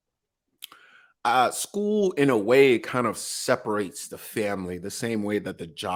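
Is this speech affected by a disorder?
No.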